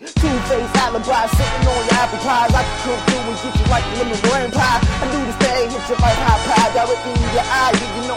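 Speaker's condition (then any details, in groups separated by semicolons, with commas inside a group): No condition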